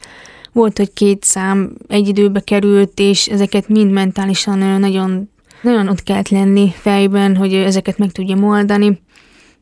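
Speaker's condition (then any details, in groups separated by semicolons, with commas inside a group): Hearing impairment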